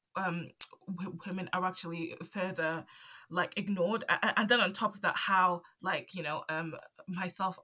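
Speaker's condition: Stutter; onset around age 5 after move from Zambia to UK, none before per parents, cause unknown; adult, ongoing stutter; stutters here and there, stutter affects talking, often stays quiet to avoid stuttering; repeated sounds

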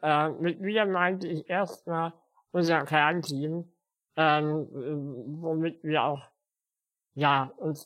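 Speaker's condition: Spinal muscular atrophy; physical disability

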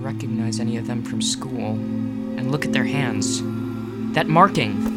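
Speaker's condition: No condition

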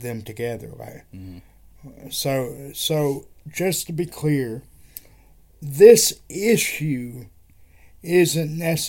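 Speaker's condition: Cerebral palsy; wheelchair user

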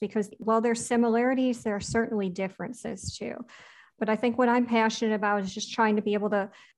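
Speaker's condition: Cleft palate; speech, breathing and swallowing issues in childhood, speech therapy until about adolescence

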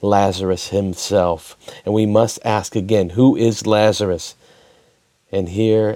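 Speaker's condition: No condition

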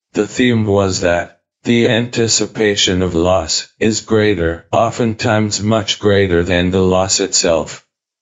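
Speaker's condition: ALS, speech-generating device; eight years since diagnosis, ventilator dependent via tracheostomy

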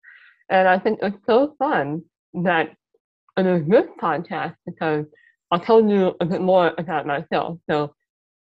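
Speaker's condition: Muscular dystrophy; mild speech impairment

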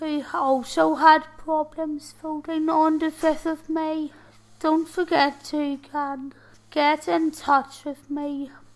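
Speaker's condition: Tracheostomy and ventilator dependent

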